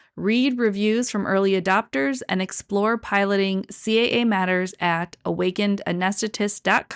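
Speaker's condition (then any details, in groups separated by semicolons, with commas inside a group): No condition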